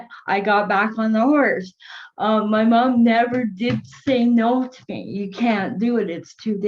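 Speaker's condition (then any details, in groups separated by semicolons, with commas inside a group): Cerebral palsy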